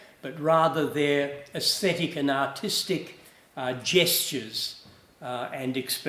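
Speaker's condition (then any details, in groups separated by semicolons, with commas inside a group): No condition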